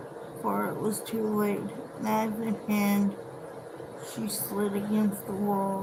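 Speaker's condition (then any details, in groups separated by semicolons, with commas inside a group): Cerebral palsy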